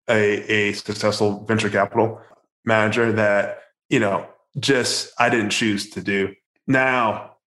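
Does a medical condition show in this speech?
Yes: stutter, severe; stutter since birth; self-described horrible stutter, not gifted at speaking, always a challenge; here prolonged sounds.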